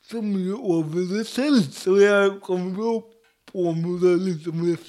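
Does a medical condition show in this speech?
Yes: cerebral palsy; speech difficulties.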